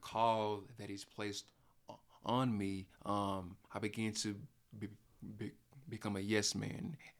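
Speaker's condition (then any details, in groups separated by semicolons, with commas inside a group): Stuttering; only stutterer on either mother's or father's side of family; still stutters; stutters when talking, speech problem audible, cannot be hidden when speaking; repeated sounds, blocks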